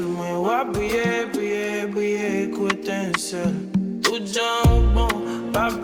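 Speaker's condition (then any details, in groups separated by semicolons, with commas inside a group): No condition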